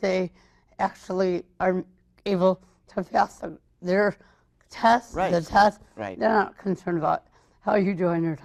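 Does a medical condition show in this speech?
Yes: cerebral palsy, mild; speech sounds atypical, had early speech therapy.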